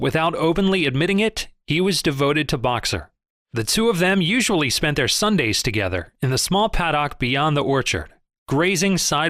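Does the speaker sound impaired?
No.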